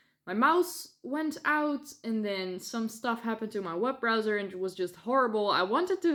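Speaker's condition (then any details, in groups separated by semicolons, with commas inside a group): No condition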